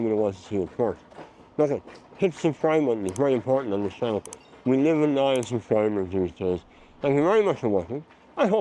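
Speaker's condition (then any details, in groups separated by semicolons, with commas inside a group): Mouth cancer surgery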